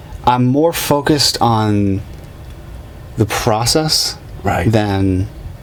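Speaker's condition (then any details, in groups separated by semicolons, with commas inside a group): No condition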